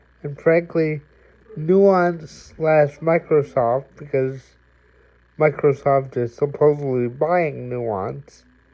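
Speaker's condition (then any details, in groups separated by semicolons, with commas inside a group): Cerebral palsy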